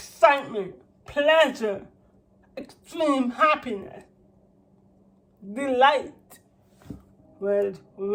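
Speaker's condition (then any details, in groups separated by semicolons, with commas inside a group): Cerebral palsy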